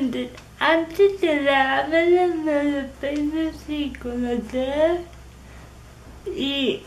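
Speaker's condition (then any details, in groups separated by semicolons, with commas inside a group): Cerebral palsy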